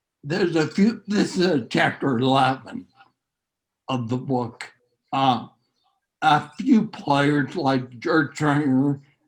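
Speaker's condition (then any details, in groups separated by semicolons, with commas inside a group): Neurological disease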